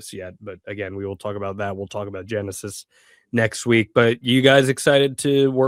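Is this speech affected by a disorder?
No.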